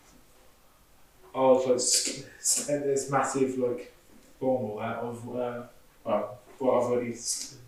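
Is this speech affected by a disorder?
Yes: stutter; stammer present since school years; difficulty saying things at work raising safety concerns, speech reportedly different when drunk; here repeated sounds, prolonged sounds.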